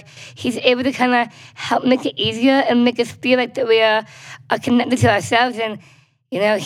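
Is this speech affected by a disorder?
Yes: Down syndrome.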